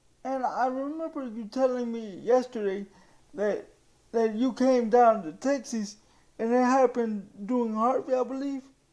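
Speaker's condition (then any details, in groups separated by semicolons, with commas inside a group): Cerebral palsy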